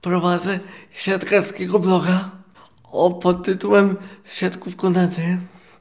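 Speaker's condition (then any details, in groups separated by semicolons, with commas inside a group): Cerebral palsy, quadriplegic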